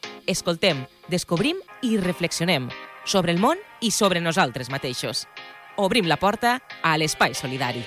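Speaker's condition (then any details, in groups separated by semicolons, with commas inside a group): No condition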